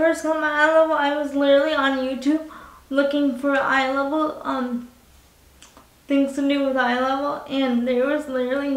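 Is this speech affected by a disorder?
Yes: cerebral palsy, spastic quadriplegic.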